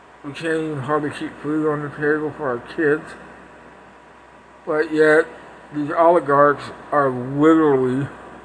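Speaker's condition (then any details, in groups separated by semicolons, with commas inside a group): Parkinson's; speech impediment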